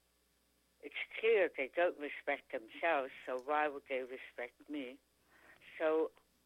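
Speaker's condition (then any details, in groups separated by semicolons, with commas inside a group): Tongue cancer; 3/4 tongue removed by dr. Oxford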